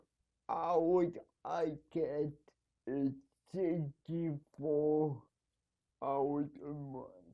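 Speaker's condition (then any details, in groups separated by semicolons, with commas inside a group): Cerebral palsy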